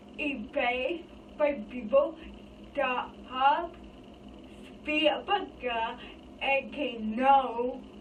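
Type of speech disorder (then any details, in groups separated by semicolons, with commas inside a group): Apraxia of speech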